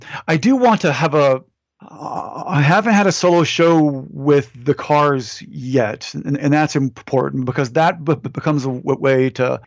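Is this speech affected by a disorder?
Yes: stuttering; lifelong stutter, never goes away, Toastmasters member for a while practicing public speaking; ongoing stutter, constant struggle, asks others not to finish words; sometimes quieted through focus, phone calls a struggle; here repeated sounds, blocks.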